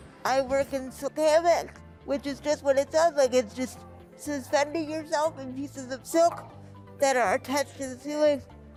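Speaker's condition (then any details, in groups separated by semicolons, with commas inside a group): Spastic quadriplegic cerebral palsy; wheelchair since age two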